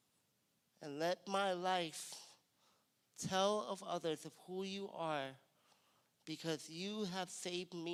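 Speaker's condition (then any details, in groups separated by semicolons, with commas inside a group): Cerebral palsy; cerebral palsy, from birth; diagnosed at 45 days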